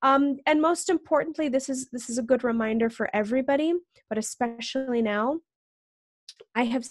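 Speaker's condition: No condition

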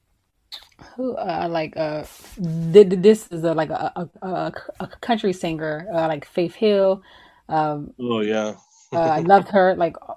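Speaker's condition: Stutter; still has bad days; rehearses and records own voice before presentations; stuttering blocks, periods unable to say a word, stumbles on words, quickly gets back on track; repeated sounds

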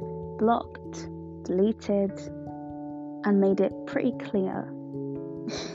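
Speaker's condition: No condition

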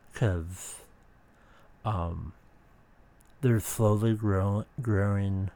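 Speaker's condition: Speech impediment

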